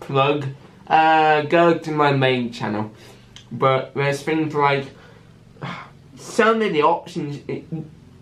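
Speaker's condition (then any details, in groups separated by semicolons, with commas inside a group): Cerebral palsy with stammer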